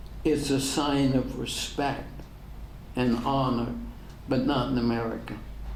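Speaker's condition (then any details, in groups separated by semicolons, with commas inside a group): ALS; degenerative; diagnosed ten years ago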